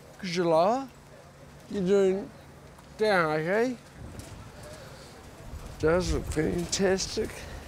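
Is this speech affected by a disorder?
Yes: multiple sclerosis; progressive, diagnosed about 13 years ago; drunk-sounding speech as fatigue builds through day.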